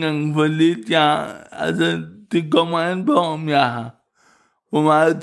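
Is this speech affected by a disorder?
Yes: cerebral palsy; wheelchair user.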